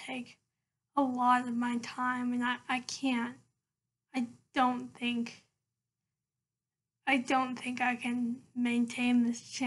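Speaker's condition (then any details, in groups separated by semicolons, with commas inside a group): Cerebral palsy, mild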